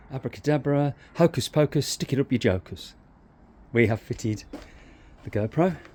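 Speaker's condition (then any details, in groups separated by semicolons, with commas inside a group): No condition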